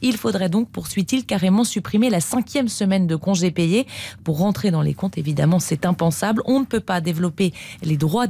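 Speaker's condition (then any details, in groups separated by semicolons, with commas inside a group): No condition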